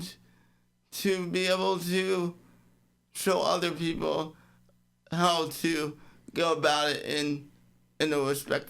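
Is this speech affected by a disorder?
Yes: cerebral palsy.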